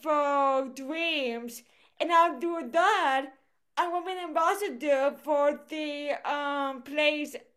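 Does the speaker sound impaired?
Yes: cerebral palsy; voice affected, speaks with accent.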